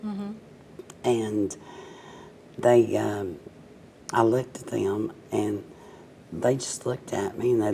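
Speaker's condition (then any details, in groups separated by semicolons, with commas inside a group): Cerebral palsy, mild; cerebral palsy from birth, physical form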